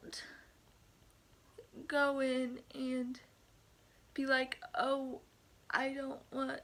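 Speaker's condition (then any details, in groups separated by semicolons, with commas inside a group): Cerebral palsy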